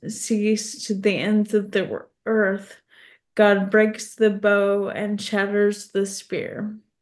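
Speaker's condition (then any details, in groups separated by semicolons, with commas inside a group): ALS; progressive neurological disease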